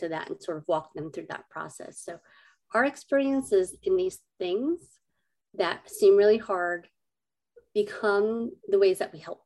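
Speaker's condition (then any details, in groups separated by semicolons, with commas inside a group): Cleft lip and palate; adult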